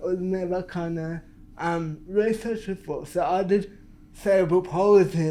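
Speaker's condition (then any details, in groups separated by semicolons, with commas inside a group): Cerebral palsy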